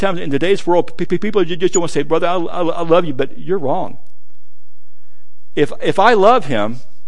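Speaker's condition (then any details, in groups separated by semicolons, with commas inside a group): Stuttering; childhood onset stutter, since at least first grade; age 59; stuttering amount varies, heavy stuttering greatly lengthens speaking time; repeated sounds, repeated words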